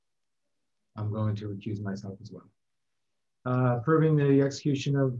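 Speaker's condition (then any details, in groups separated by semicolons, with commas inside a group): No condition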